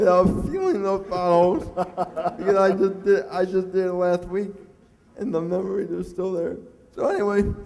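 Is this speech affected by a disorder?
Yes: cerebral palsy; mixed quadriplegic type.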